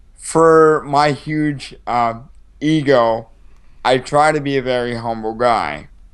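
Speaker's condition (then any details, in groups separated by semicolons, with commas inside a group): Cerebral palsy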